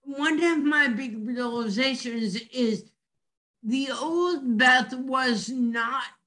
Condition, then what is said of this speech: Dysarthria. And obviously, you know, I'm still dysarthric.